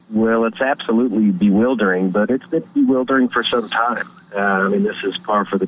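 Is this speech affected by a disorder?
No.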